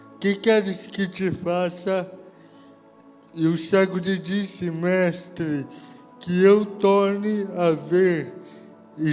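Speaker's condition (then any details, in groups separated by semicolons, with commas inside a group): Cerebral palsy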